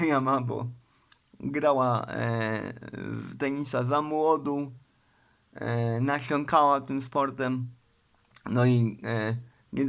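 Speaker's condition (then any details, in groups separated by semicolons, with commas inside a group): Cerebral palsy; uses wheelchair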